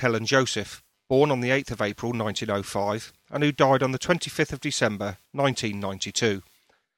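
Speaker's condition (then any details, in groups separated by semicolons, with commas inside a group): No condition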